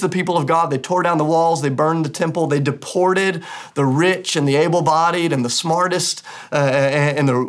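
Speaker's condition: No condition

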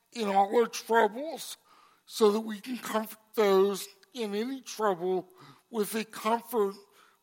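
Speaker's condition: Cerebral palsy; congenital

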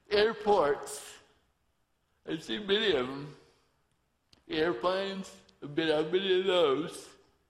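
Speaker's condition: Torsion dystonia; rare torsion dystonia

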